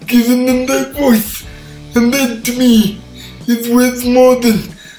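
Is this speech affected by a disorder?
Yes: cerebral palsy; all four limbs affected, born 12 weeks premature.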